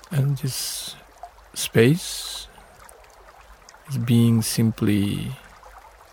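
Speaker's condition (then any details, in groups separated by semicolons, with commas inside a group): No condition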